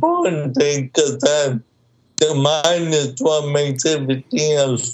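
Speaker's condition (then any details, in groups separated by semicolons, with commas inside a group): Cerebral palsy, mild; light case, muscles weak but working, cognition unaffected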